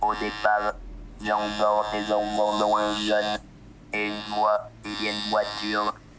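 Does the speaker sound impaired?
Yes: total pharyngolaryngectomy; first cancer 3 years ago, chemoradiotherapy, tracheal stenosis, second cancer, partial oesophagectomy, neck dissection; speaks with laryngophone electrolarynx, speech therapy since january for oro-oesophageal voice, phonatory prosthesis asked about; no natural voice, cannot shout or laugh, phone understood only by family, caregivers, lost in noise.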